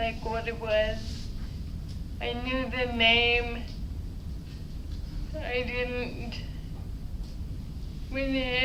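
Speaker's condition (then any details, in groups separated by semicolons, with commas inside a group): Dysarthria; ataxic dysarthria from Friedreich's ataxia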